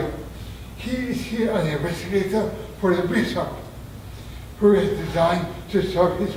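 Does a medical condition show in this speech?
Yes: traumatic brain injury; near-fatal injury.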